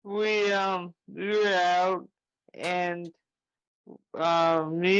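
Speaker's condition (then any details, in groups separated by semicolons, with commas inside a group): Traumatic brain injury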